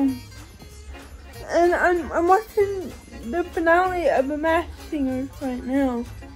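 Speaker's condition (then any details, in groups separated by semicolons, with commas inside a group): Cerebral palsy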